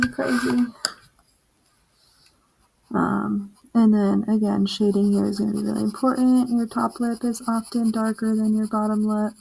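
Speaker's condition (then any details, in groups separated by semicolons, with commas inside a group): No condition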